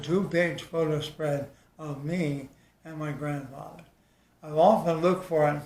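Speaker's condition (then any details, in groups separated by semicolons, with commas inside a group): ALS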